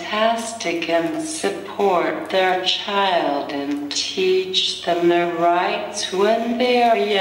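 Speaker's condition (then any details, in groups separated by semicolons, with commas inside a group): Cerebral palsy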